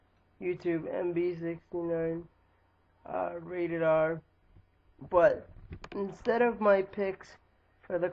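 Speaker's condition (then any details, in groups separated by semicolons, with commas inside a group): Cerebral palsy; lifelong, wheelchair user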